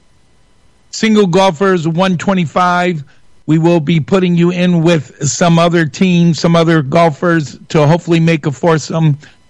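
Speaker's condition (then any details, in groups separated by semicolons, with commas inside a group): No condition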